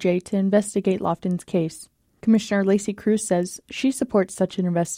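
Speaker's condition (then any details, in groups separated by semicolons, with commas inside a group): No condition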